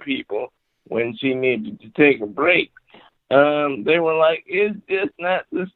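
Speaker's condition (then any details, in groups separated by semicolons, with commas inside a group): Cerebral palsy; speech sounds drunk or high to listeners, explains this upfront when phoning people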